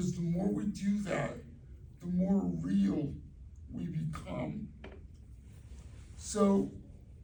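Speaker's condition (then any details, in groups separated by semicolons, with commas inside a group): Cerebral palsy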